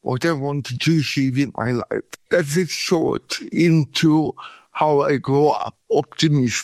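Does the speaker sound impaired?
Yes: cerebral palsy; cramp and pain free in Thailand, pain returns in Sweden.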